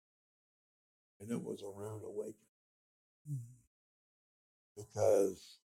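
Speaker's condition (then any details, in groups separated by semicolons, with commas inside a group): Speech impediment; possibly noticeable to listeners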